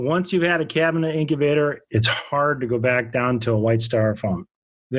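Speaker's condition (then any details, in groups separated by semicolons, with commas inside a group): No condition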